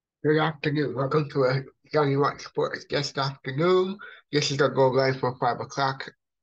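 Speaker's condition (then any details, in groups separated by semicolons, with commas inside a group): Cerebral palsy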